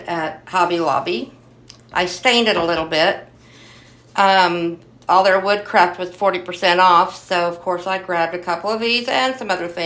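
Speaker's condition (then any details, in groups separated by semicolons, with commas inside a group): No condition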